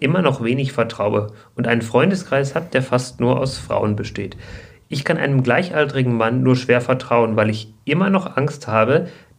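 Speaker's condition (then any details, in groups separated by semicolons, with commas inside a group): No condition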